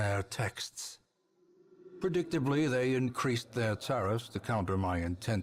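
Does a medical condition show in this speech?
No.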